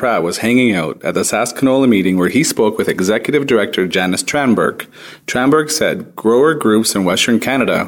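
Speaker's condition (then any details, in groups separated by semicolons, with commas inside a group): No condition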